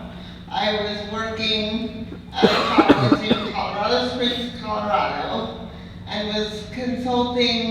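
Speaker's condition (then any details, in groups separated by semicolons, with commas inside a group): Cerebral palsy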